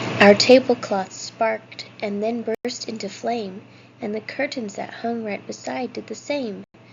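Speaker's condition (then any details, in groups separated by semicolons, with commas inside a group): No condition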